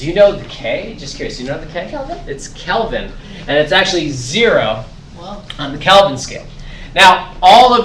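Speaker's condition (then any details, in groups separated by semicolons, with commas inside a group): No condition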